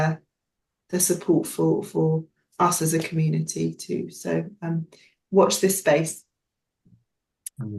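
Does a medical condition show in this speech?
No.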